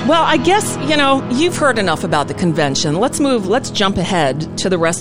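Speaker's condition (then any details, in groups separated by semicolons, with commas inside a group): No condition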